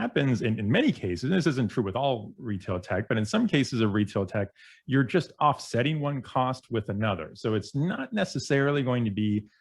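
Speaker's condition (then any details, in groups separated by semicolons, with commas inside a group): No condition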